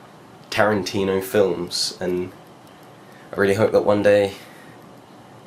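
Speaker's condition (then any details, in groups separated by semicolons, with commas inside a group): No condition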